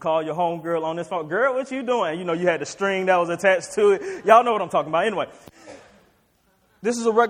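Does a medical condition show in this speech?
No.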